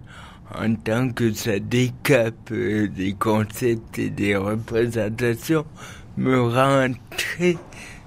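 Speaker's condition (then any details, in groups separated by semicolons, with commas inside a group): Cerebral palsy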